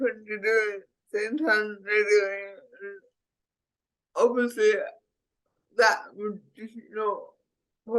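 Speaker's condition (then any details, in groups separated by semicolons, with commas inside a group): Cerebral palsy; speech impediment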